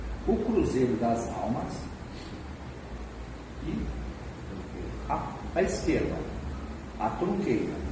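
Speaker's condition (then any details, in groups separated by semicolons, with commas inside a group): No condition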